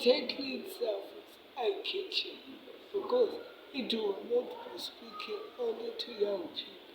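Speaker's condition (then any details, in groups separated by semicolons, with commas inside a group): Cerebral palsy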